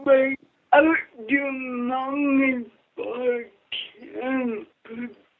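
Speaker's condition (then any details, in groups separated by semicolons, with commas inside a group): Cerebral palsy; from birth; speech hard for others to understand, friend Judy interprets and repeats her answers for listeners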